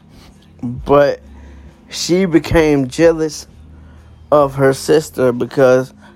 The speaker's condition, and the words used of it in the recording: Cerebral palsy. I can talk. I can walk. And I'm blessed for that.